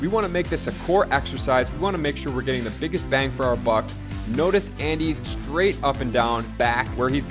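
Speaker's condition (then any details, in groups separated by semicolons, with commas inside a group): No condition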